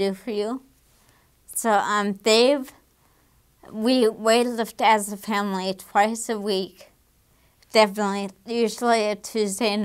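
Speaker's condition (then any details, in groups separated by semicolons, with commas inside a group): Damaged diaphragm; breathing problems strongly affect speech, worse without exercise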